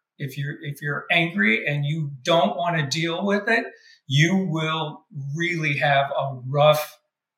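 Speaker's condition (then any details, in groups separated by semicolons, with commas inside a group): Frontotemporal dementia with stuttering; right frontal and temporal involvement, diagnosis took about 3.5 years, hearing expected to become affected; ongoing stuttering, paranoia; new-onset stuttering, never stuttered before, first noticed around COVID period, speech tasks led to neurological surgeon referral; repeated words, prolonged sounds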